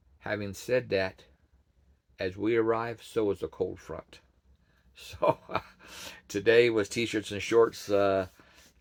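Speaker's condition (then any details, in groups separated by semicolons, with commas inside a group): No condition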